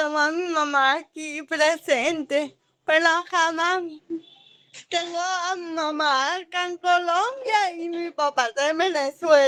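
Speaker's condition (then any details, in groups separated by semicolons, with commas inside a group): Cerebral palsy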